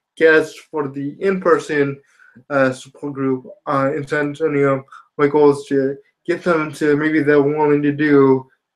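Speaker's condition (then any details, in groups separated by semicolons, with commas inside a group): Spastic quadriplegia cerebral palsy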